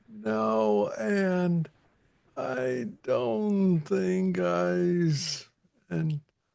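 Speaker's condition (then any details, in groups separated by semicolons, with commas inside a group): Parkinson's disease; young onset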